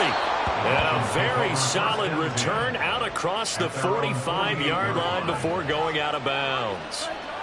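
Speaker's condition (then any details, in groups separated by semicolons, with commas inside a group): No condition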